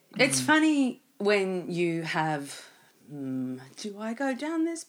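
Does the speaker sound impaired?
No.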